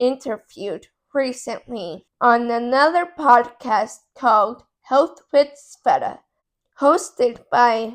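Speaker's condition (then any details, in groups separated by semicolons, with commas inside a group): Cerebral palsy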